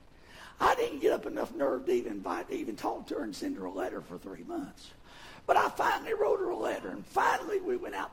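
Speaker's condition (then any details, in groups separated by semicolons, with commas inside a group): Vocal fold paralysis, bilateral; speaks with false vocal folds; both vocal cords paralyzed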